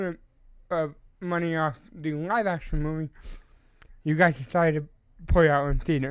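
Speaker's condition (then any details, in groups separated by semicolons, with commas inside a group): Cerebral palsy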